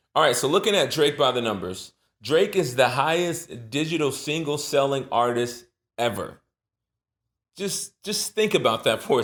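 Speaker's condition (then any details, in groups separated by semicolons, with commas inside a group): No condition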